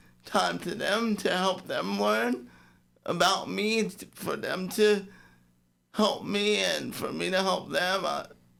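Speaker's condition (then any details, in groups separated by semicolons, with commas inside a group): Cerebral palsy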